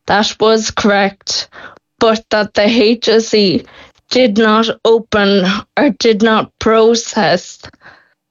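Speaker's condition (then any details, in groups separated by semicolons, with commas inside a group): Friedreich's ataxia; progressive, wheelchair user, transfers need hands-on support of two people, mobility declining; speech declining, swallowing declining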